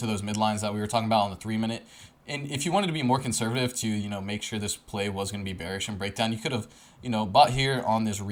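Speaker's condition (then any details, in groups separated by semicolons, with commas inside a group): No condition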